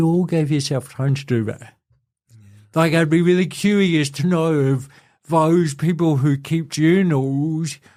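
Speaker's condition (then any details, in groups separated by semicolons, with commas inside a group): Cerebral palsy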